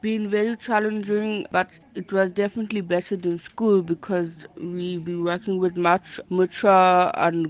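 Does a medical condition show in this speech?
Yes: bilateral sensorineural hearing loss; onset age 4 after mumps complications, both auditory nerves dead, failed nerve repair, four grommet surgeries, large ear-worn device; speech not fully clear and never was, ongoing speech therapy growing up, speaks rather than signs.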